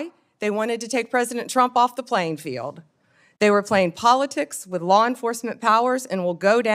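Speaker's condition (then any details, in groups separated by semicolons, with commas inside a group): No condition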